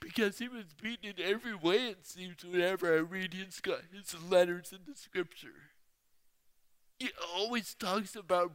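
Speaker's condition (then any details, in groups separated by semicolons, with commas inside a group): Torsional dystonia; rare muscle and nerve disease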